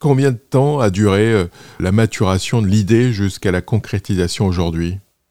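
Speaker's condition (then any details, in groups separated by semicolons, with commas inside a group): No condition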